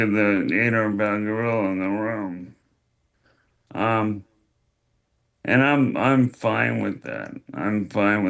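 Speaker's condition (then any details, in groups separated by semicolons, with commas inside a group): ALS; likely bulbar form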